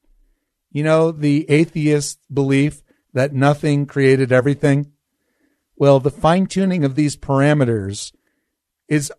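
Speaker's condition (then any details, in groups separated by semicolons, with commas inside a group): No condition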